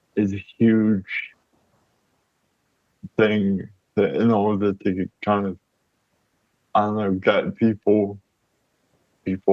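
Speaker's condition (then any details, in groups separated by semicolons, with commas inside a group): Cerebral palsy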